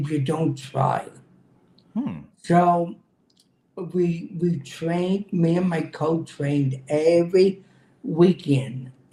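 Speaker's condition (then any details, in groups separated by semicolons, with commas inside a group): Cerebral palsy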